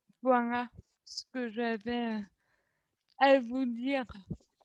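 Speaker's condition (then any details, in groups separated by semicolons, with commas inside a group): Cerebral palsy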